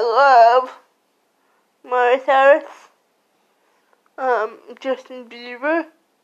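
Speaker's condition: Cerebral palsy; slurred speech

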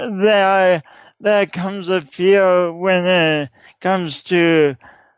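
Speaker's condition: Speech impediment; speaks on major stages, coaches others to speak

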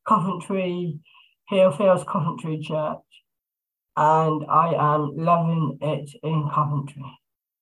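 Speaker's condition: Down syndrome; lives independently with support hours

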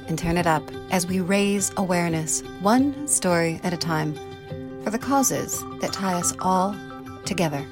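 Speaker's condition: No condition

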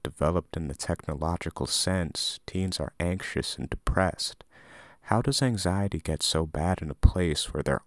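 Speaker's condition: No condition

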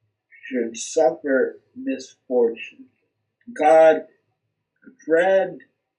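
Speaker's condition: Cerebral palsy; speech not affected

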